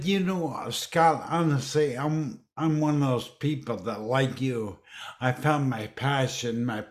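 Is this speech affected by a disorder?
Yes: dysarthria; ruptured brain aneurysm then massive stroke two weeks later, stroke at age 47, initially half paralyzed, cannot walk; about 9 years since stroke, wheelchair user, says in wheelchair 12 years; speech deficit, swallow deficit interrupts speaking.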